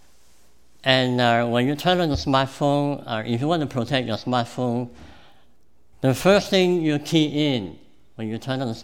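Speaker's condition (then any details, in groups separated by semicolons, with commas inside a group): Cleft palate; present from birth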